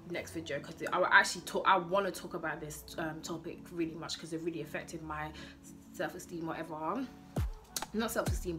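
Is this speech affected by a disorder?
No.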